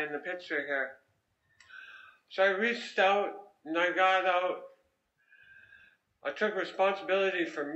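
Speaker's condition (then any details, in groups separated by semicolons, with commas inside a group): Head and neck cancer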